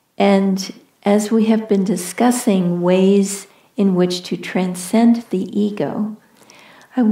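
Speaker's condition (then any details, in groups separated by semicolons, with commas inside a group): No condition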